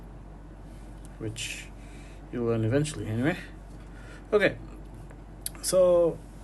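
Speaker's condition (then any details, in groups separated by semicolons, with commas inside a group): No condition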